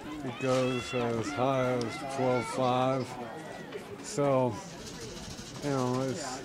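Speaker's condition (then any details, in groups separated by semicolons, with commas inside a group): ALS; onset in biceps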